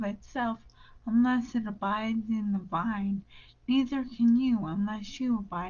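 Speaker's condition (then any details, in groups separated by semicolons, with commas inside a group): Brain injury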